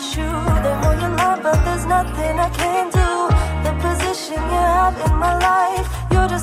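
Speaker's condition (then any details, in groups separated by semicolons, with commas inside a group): No condition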